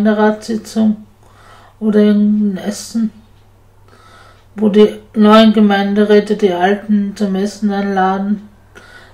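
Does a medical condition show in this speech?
Yes: spasticity from birth; multiple sclerosis.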